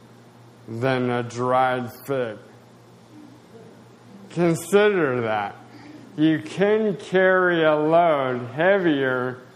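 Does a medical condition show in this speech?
Yes: spasticity, mild.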